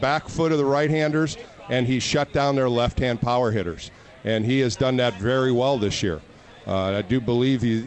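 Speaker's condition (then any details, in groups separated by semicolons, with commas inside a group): No condition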